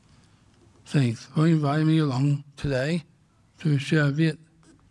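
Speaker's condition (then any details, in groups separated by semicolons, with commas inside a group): Down syndrome; congenital, diagnosed at birth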